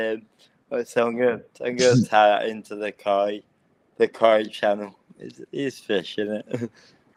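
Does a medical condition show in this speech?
Yes: cerebral palsy.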